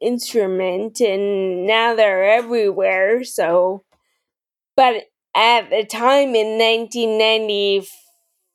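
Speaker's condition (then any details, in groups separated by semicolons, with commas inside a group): Friedreich's ataxia; diagnosed at 17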